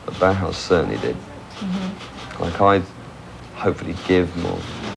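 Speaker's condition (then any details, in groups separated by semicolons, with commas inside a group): No condition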